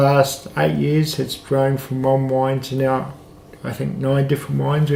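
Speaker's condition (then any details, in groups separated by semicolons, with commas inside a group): Cerebral palsy, mild; right side, balance and coordination affected; slight; speech affected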